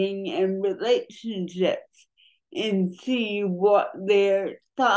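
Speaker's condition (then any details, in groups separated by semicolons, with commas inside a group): Cerebral palsy; noticeably affected speech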